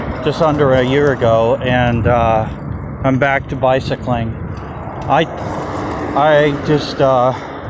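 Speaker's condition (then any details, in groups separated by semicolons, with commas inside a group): No condition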